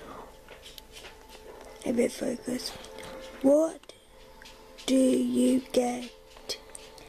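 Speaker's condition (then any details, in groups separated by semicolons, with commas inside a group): Cerebral palsy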